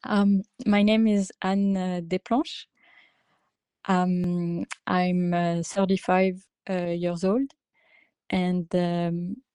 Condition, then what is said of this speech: Stuttering. It just doesn't always happen on the same words, but that's because each language has its own rhythm and sound patterns.